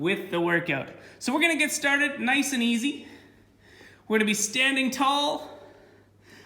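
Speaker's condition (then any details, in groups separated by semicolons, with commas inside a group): No condition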